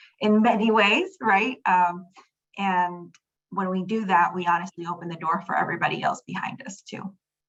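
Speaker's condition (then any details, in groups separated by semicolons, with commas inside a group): No condition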